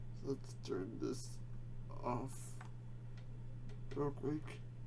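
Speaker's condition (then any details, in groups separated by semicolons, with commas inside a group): Quadriplegic cerebral palsy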